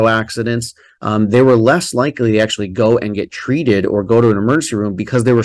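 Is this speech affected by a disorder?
No.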